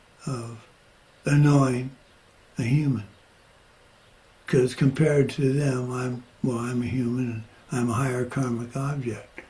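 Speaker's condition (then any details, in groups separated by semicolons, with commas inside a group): Parkinson's; progressing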